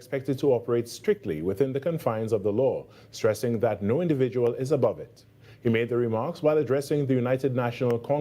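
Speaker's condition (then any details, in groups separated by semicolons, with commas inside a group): No condition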